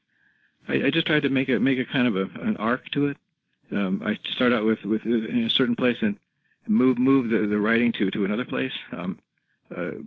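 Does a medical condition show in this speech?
Yes: Parkinson's disease, rigidity-predominant, no tremor.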